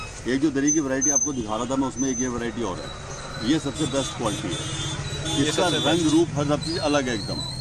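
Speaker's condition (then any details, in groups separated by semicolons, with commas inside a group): No condition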